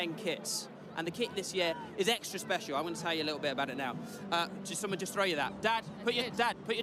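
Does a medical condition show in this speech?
No.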